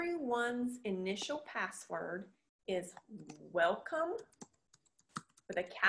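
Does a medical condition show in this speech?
No.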